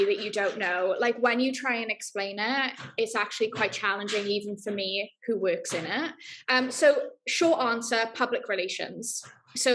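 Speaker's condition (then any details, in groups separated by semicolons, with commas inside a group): No condition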